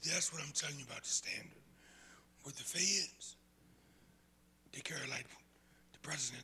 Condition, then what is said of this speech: Throat cancer. Everybody can tell I got some throat issues.